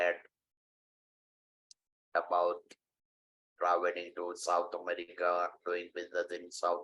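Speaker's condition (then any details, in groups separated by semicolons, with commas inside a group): Stage IV larynx cancer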